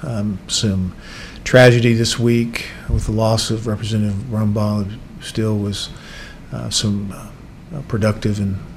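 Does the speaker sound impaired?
No.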